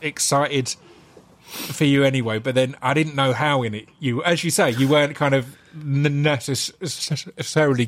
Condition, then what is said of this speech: Stuttering. I'm I'm s- s- similar, uh, partly because I've got a stammer, so I will have prepped this because the character hasn't got a stammer.